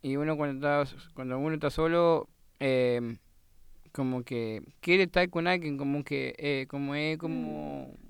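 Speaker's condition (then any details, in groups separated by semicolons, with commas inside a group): Down syndrome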